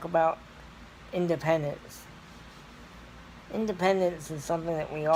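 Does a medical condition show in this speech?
Yes: cerebral palsy; scoliosis.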